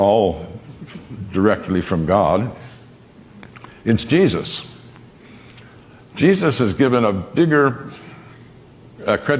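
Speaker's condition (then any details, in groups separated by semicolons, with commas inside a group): No condition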